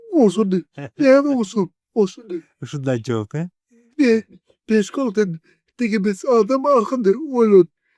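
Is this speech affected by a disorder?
Yes: cerebral palsy; 40 years with condition.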